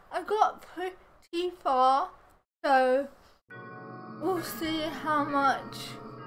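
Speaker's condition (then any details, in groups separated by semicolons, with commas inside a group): Cerebral palsy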